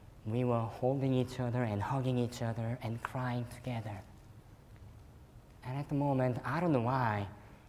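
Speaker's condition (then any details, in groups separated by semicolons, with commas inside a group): Cleft lip and palate; fed formula and cow milk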